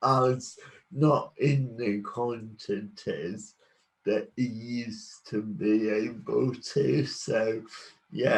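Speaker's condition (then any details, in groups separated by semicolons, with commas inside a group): Cerebral palsy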